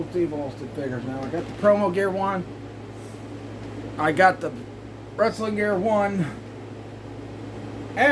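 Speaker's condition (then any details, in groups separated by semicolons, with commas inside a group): No condition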